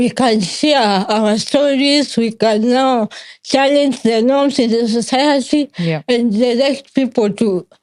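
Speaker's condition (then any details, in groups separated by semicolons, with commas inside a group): Cerebral palsy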